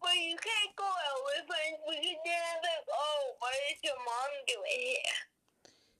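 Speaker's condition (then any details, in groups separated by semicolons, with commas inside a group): Cerebral palsy; therapy since infancy; ongoing therapy, doctor tests of progress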